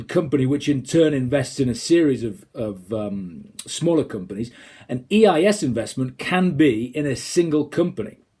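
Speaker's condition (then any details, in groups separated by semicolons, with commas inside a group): No condition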